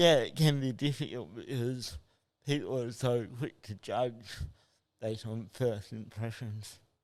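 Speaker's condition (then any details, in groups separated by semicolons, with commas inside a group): Cerebral palsy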